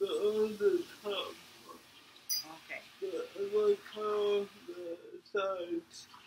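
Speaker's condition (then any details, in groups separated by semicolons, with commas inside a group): Cerebral palsy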